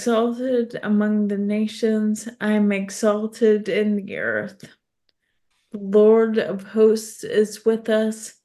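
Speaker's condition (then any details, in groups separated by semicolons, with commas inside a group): ALS; tongue fasciculations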